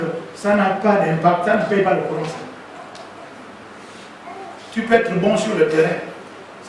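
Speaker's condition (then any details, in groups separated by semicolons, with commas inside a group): No condition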